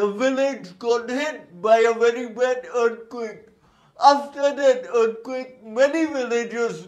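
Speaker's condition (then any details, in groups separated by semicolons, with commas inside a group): Cerebral palsy; present from birth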